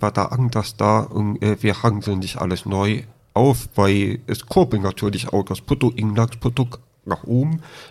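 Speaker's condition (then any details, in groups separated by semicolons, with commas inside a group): Deafness with cochlear implant, congenital deafness; born deaf, no hearing until age 13, cochlear implant surgery at 13, lip reading; speech still audibly affected per host; hardly spoke before implant, 3-4 years relearning speech and hearing, raised orally, no sign language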